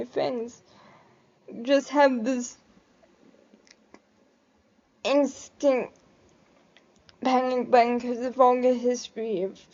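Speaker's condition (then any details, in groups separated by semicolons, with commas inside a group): Cerebral palsy; quadriplegic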